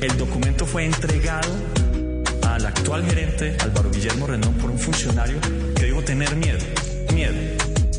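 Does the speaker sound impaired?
No.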